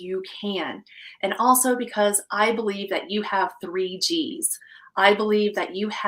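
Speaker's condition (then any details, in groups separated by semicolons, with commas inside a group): No condition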